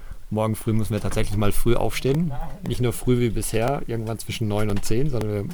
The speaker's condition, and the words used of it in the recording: None; typical speech.